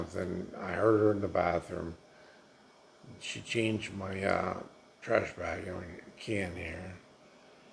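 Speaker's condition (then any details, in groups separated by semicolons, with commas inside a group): Multiple sclerosis; affects legs; dry mouth, dry food hard to swallow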